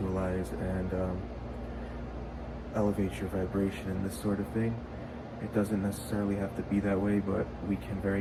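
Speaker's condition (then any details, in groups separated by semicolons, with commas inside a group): No condition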